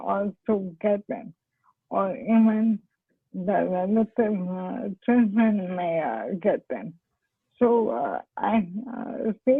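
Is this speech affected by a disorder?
Yes: ALS; speech impaired, once unintelligible, now comprehensible, poor voice.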